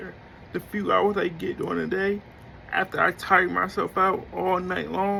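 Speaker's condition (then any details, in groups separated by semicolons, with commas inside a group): Cerebral palsy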